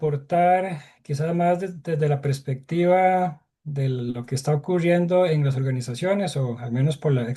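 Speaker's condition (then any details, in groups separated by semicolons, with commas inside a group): No condition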